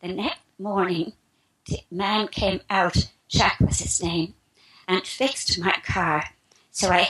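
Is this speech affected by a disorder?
Yes: spasmodic dysphonia; spasmodic dysphonia for past 3 years, described as strangulation of the esophagus; about 3 years since onset, recent healing attributed to geopathic stress removal from apartment; expects to speak perfectly in a few minutes, asks hosts for healing meanwhile.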